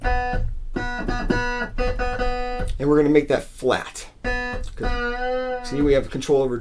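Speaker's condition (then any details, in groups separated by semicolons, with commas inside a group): No condition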